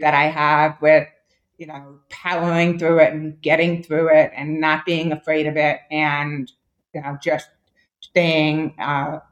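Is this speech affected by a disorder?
Yes: deafness; congenital moderate-severe hearing loss, Esteem implant plus cochlear implant.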